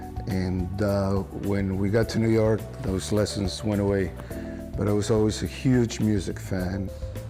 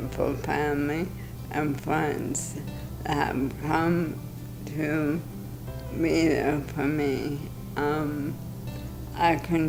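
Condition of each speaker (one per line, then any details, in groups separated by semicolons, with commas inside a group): No condition
ALS; 57 years old, adjustable bed, no power wheelchair; breathing machine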